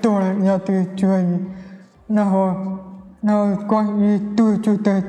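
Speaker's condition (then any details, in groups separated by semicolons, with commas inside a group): Hearing impairment; speech not very clear, others may not understand her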